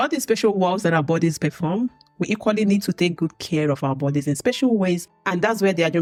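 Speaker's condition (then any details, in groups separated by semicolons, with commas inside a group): No condition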